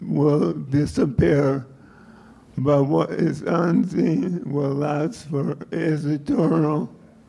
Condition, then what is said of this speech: Parkinson's disease. And I mean, imagine how much harder that makes it to understand him.